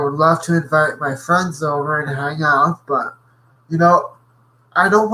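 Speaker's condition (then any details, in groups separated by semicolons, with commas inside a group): Cerebral palsy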